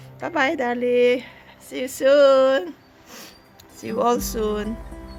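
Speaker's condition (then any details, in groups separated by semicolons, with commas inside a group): No condition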